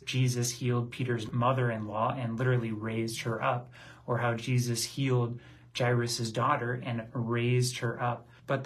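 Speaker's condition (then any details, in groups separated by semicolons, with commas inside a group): No condition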